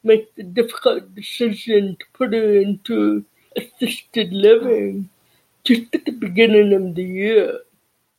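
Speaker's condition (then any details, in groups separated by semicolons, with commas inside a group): Deafness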